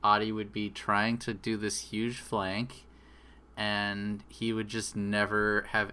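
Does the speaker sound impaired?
No.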